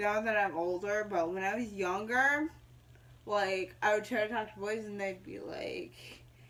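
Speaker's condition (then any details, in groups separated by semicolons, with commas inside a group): Mild cerebral palsy; mild, walks without aids, had surgery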